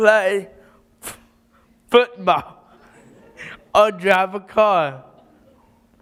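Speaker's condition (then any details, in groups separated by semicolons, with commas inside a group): Cerebral palsy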